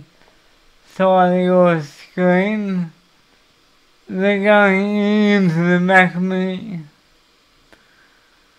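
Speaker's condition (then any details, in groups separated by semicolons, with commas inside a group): Cerebral palsy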